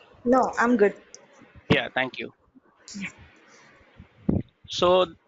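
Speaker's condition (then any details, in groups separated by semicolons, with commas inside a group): No condition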